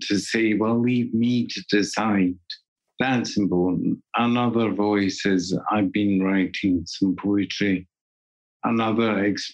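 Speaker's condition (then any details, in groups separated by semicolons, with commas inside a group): Parkinson's disease; symptoms regulated by stimulation, balance iffy, uses a cane, records poetry readings to help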